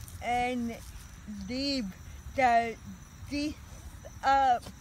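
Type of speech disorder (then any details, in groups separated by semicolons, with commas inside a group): Apraxia of speech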